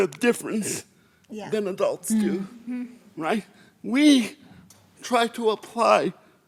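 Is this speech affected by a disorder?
Yes: cerebral palsy.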